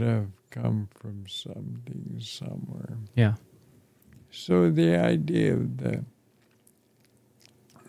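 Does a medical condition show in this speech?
Yes: ALS; affects chest and throat.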